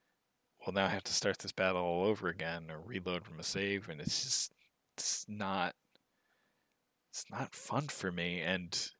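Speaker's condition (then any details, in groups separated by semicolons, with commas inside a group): No condition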